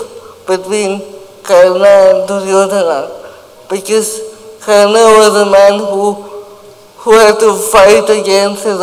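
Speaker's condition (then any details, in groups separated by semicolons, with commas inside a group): Cerebral palsy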